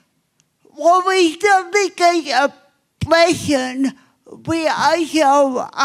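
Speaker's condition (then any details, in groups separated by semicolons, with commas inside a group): Cerebral palsy; obvious speech impairment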